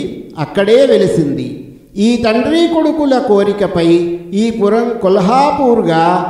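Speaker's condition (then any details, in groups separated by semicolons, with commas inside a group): No condition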